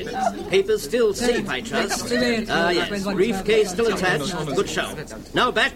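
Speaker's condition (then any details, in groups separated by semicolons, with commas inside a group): No condition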